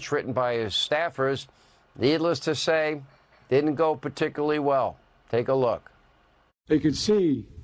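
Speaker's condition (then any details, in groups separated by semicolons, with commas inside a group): No condition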